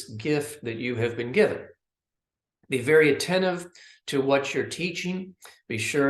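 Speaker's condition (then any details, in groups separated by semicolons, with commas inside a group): No condition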